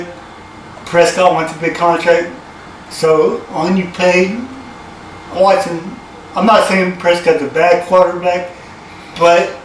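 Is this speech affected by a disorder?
Yes: cerebral palsy; from birth.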